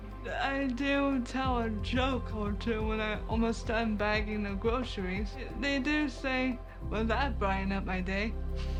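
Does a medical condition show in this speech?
Yes: cerebral palsy.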